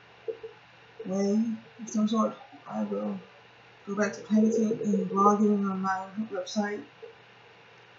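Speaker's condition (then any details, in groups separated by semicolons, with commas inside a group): Cerebral palsy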